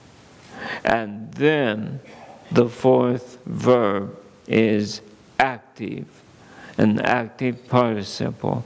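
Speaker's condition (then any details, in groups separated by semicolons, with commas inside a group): ALS; under neurologist care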